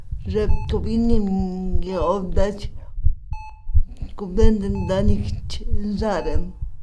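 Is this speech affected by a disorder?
Yes: cerebral palsy; from birth, affects hands, legs and face; predicted never to speak, learned through daily exercises.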